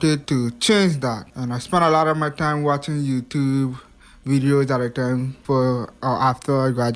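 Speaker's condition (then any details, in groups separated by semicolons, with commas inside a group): Hearing impairment; hearing not too great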